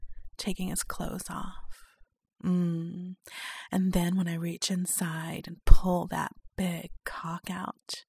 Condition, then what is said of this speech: None; typical speech.